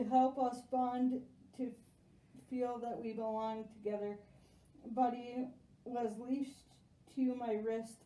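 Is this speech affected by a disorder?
Yes: spastic quadriplegic cerebral palsy.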